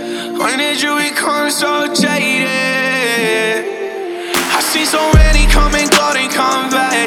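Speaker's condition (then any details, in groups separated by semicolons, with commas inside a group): No condition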